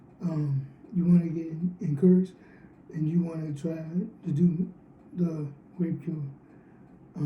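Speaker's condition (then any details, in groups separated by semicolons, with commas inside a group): Cerebral palsy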